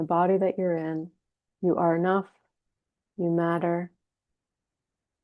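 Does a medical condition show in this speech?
No.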